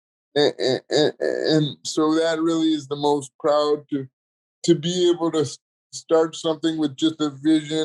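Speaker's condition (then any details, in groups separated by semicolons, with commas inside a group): Cerebral palsy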